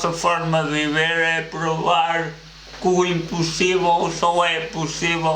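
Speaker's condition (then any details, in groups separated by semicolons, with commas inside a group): Cerebral palsy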